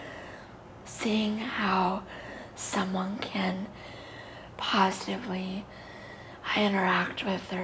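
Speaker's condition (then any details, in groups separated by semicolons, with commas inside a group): Cerebral palsy; very premature birth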